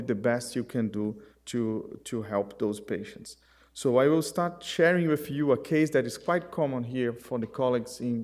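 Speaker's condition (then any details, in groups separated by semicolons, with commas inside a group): No condition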